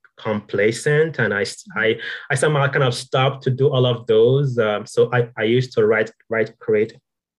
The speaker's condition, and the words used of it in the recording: Stuttering. The more difficult situation is will be when maybe a group of us, say 6, 7, 8.